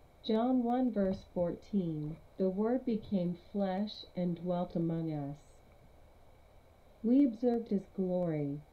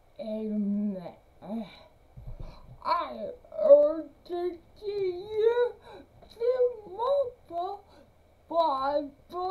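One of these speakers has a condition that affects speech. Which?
The second: cerebral palsy; since birth, difficult birth.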